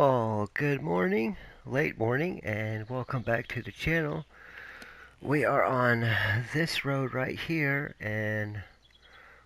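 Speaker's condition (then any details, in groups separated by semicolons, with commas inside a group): No condition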